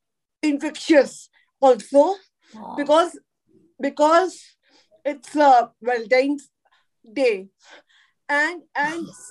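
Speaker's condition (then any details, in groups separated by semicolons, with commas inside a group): Cerebral palsy; could not talk in early life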